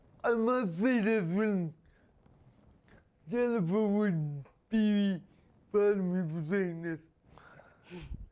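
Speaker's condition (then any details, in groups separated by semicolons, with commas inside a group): Spastic quadriplegia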